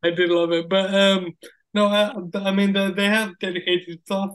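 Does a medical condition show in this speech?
Yes: cerebral palsy; acquired brain injury, wheelchair user, many surgeries, hospital school and rehab ages nine to twelve, physio.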